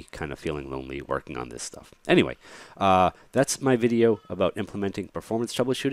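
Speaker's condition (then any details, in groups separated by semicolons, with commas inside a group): No condition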